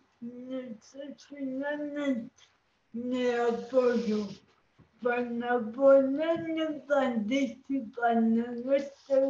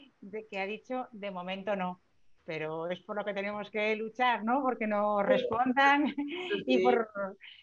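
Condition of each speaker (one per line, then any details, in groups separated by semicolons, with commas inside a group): Cerebral palsy
No condition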